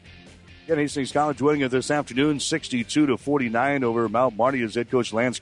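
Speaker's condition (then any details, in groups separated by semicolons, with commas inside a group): No condition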